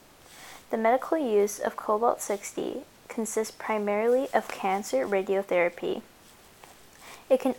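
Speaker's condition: No condition

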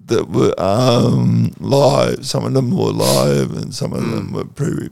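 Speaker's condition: Cerebral palsy

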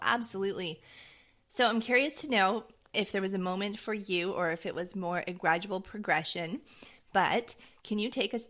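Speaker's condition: No condition

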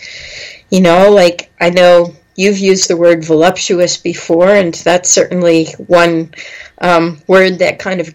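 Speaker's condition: No condition

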